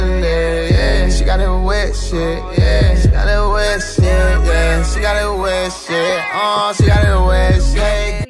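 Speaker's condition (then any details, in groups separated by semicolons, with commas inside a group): No condition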